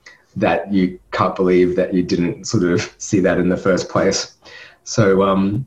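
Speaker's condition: No condition

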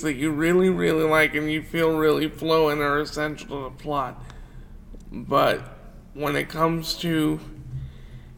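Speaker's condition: Cerebral palsy; wheelchair user

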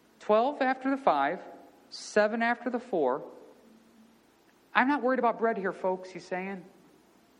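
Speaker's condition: No condition

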